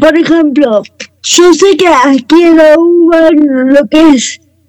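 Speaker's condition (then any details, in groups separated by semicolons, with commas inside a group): Cerebral palsy; wheelchair user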